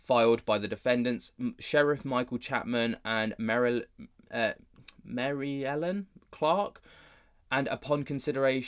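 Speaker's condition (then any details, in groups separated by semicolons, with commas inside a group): No condition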